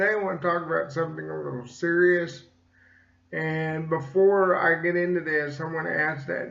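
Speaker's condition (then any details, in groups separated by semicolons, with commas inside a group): Cerebral palsy; slight speech impediment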